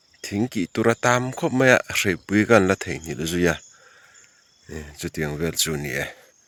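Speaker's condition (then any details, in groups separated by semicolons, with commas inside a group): No condition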